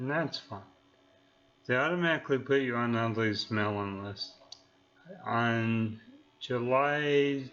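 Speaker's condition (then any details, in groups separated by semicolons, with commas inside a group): Neurological disease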